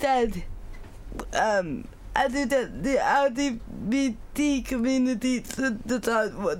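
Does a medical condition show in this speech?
Yes: cerebral palsy; cerebral palsy affecting arms and legs, cognitive function unaffected, uses a scribe for study.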